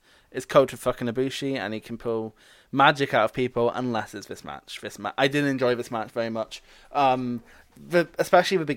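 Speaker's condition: No condition

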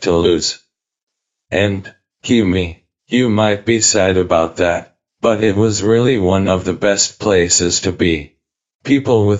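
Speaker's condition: ALS, speech-generating device; talking and breathing

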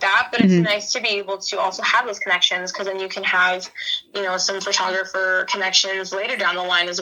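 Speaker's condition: No condition

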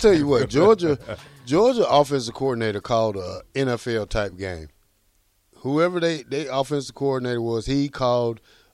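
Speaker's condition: No condition

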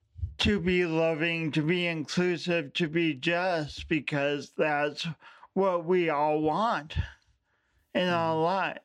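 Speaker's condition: Speech impediment; since childhood, affects voice and coordination

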